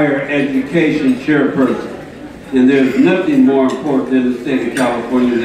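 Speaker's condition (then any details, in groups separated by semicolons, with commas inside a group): No condition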